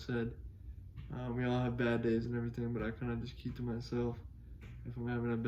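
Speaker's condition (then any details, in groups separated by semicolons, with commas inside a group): Cerebral palsy; able to speak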